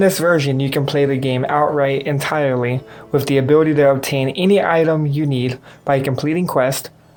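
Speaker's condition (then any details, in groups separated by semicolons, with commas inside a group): No condition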